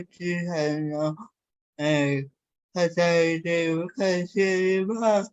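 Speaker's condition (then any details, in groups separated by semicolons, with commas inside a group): Cerebral palsy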